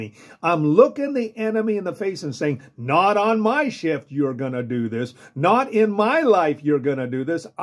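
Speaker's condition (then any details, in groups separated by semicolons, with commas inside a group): No condition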